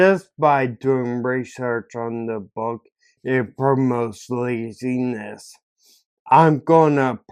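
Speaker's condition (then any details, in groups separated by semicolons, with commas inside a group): Ataxia; caused by stroke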